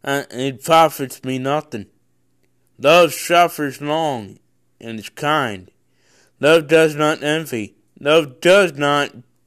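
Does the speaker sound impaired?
Yes: cerebral palsy; congenital cerebral palsy.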